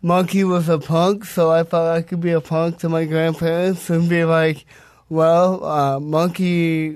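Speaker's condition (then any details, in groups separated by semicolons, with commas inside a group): Cerebral palsy; present from birth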